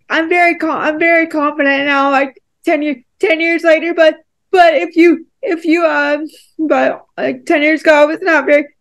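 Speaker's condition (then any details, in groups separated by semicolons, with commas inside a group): Cerebral palsy; physical challenges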